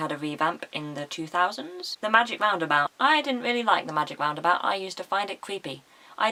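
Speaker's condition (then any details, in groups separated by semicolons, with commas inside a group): No condition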